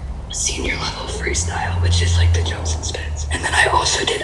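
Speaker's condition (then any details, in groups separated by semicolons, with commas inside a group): Laryngeal papillomatosis; congenital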